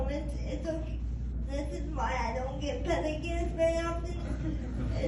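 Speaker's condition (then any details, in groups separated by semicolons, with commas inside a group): Cerebral palsy; spastic quadriplegia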